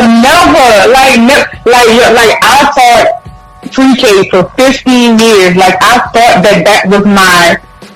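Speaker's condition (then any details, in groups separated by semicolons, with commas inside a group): Stutter; stutter since age 3; repeated sounds, repeated words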